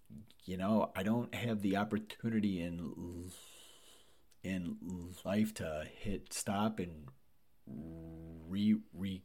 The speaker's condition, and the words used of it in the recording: Stuttering. I'm gonna have a hard time sometimes speaking, and sometimes I'm gonna be fluent, and that's life.